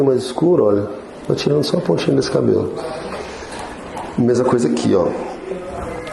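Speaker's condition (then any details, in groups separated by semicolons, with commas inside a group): No condition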